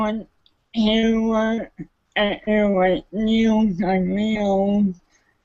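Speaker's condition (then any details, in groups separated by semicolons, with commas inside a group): Cerebral palsy; taking medication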